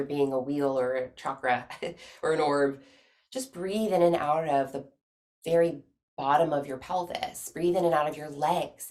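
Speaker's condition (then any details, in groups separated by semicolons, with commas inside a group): No condition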